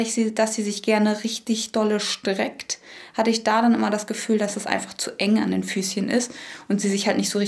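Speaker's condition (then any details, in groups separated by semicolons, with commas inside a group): No condition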